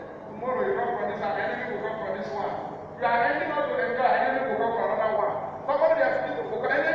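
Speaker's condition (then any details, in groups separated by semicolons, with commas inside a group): No condition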